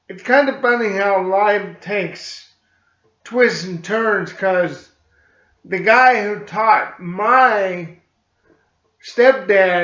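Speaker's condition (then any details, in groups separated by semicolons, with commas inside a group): Cerebral palsy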